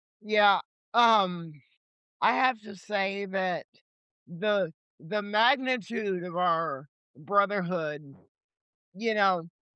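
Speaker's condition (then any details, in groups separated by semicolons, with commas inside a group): Cerebral palsy; lifelong wheelchair user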